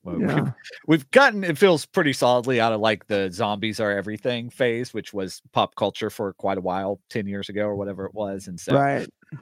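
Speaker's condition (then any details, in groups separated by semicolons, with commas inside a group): No condition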